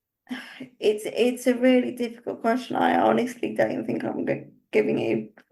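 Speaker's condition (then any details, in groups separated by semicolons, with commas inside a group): Cerebral palsy; uses wheelchair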